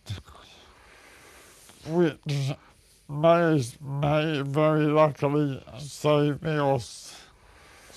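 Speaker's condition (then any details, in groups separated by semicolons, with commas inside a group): Motor neurone disease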